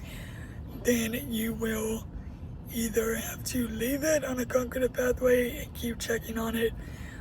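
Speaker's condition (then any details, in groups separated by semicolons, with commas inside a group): Cerebral palsy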